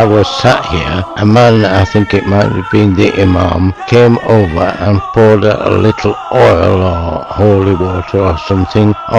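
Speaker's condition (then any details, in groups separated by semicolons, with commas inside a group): Motor neuron disease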